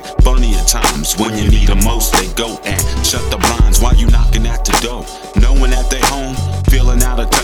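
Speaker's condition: No condition

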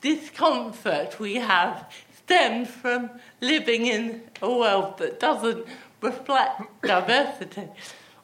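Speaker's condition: Athetoid cerebral palsy; with myotonia and ataxia

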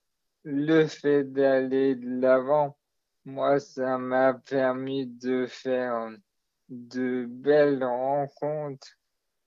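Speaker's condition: Maladie de Charcot (ALS); degenerative disease

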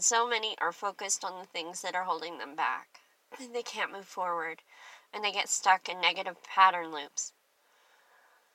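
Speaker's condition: Cleft lip and palate; clear speech

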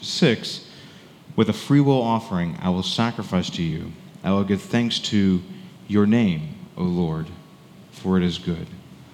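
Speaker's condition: No condition

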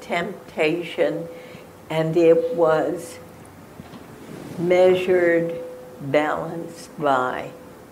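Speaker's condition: Spasmodic dysphonia; injections allow continued radio broadcasting

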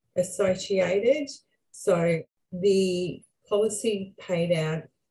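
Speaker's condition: Aphasia; left middle cerebral artery clot stroke, PFO, clot-busting therapy, clot retrieval, right-sided paralysis at onset; reduced right hand function, fatigue, sensory overload, speech therapy and OT discharged, later NDIS funding; affects spoken and written language, word finding difficulty, trouble with numbers, unable to speak at onset

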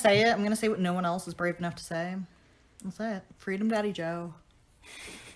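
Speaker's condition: No condition

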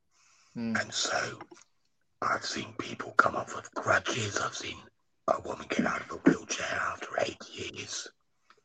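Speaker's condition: Laryngectomy after cancer; cancer survivor

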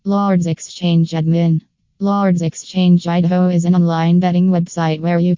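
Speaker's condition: No condition

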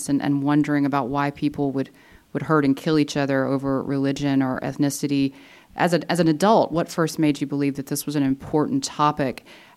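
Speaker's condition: No condition

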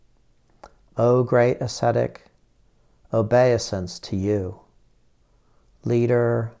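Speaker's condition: No condition

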